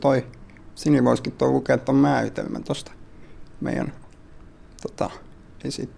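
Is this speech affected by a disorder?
Yes: Duchenne muscular dystrophy; has personal assistant Sini Pesonen.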